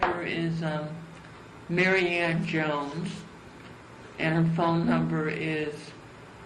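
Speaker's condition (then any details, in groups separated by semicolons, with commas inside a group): Cerebral palsy; from birth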